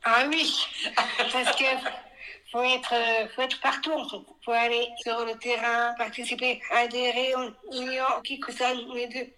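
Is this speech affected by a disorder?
Yes: Down syndrome; trisomy 21; age 37, adult woman.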